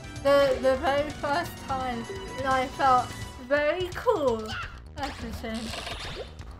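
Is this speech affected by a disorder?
Yes: cerebral palsy.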